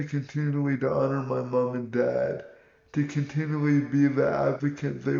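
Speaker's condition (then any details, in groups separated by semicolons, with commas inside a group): Cerebral palsy; present from birth, difficulty using arms and legs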